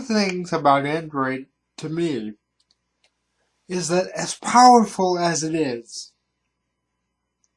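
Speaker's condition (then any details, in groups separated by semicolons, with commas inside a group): Cerebral palsy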